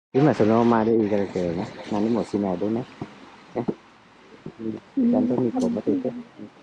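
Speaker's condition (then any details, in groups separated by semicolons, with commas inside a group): No condition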